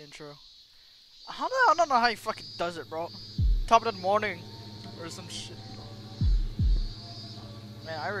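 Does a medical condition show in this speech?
No.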